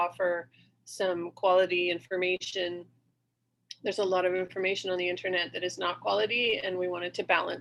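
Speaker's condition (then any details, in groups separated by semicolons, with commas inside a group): No condition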